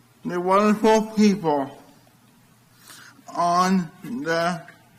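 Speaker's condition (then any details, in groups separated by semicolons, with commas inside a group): Cerebral palsy; from birth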